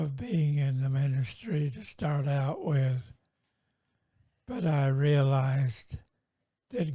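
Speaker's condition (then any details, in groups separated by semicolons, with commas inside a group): Multiple sclerosis; progression stopped, 91 years old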